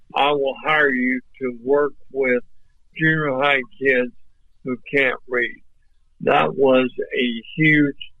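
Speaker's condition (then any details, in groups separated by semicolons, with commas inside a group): ALS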